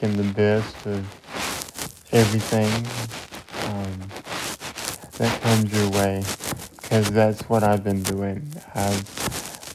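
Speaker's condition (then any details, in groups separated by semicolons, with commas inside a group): Cerebral palsy; cerebral palsy since birth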